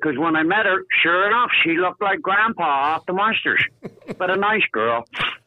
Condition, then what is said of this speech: None; typical speech.